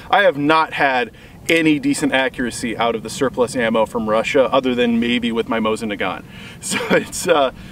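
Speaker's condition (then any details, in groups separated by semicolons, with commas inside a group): No condition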